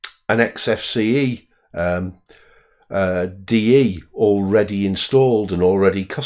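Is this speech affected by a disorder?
No.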